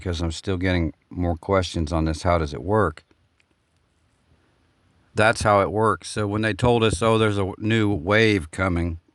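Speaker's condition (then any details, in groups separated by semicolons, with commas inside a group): No condition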